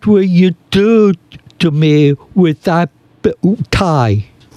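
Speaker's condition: Speech impediment; hosts say speech sounds Korean

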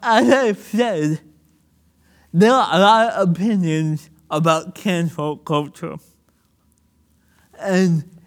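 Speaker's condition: Cerebral palsy; spasms

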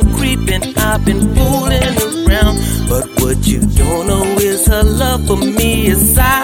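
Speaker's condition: No condition

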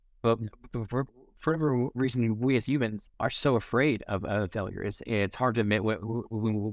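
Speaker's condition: Stuttering; stutters in conversation; repeated sounds

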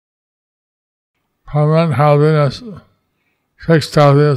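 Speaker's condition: Stroke with facial paralysis; stroke in 2008, left side of face paralyzed since, doctor said no chance of survival; about 12 years since stroke; unsure listeners can understand, own speech repeated by another speaker

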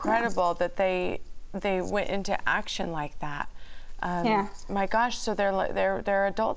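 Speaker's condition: No condition

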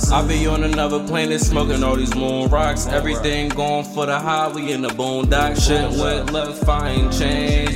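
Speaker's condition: No condition

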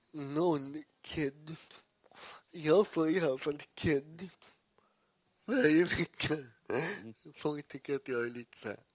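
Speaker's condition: Cerebral palsy; legs move involuntarily

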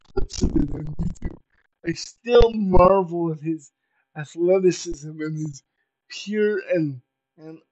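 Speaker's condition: Cerebral palsy; uses power wheelchair

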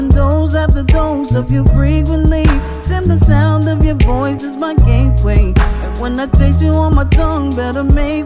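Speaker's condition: No condition

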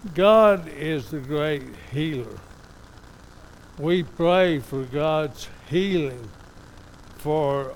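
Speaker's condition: ALS; somewhat affected, evident today

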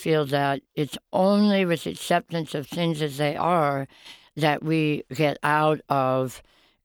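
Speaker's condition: Oral cancer, half tongue removed, partial glossectomy; oral cancer under tongue, recurred as golf-ball tumor, half tongue and part jaw removed, radiation; survivor, about 25 years since diagnosis, failed hip graft, jaw bar loosened and removed

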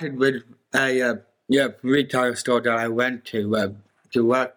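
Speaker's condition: Down syndrome; also autism

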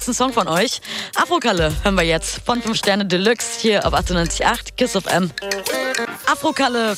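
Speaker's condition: No condition

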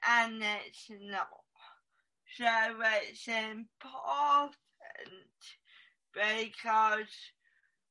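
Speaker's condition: Cerebral palsy; since childhood

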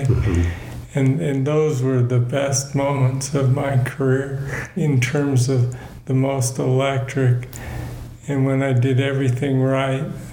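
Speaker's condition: Parkinson's disease; still cycling

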